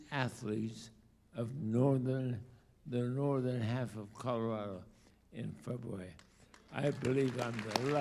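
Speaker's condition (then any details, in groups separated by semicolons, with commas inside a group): ALS; diagnosed about two years ago, late onset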